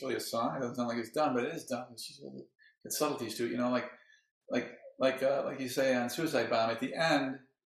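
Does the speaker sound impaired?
Yes: Parkinson's disease; onset age 42, 19 years since, medicine four times daily plus Indian bean, hospital physical therapy; tremor largely controlled, tips over a lot, balance problems, some regression, trying new drugs, daily exercises; hard on voice, needs about two weeks of singing practice to regain voice.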